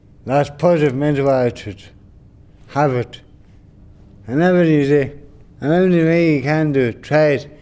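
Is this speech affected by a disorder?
Yes: brain injury; mild speech impediment.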